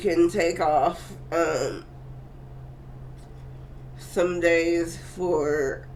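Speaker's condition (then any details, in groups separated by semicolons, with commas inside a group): Cerebral palsy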